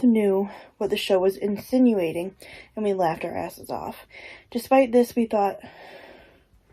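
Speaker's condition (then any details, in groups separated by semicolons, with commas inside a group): No condition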